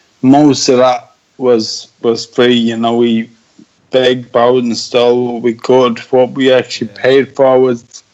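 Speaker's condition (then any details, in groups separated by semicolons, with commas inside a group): Ataxia; Friedreich's type, balance affected; diagnosed about five years ago, symptomatic since teens; speech affected, must concentrate to speak clearly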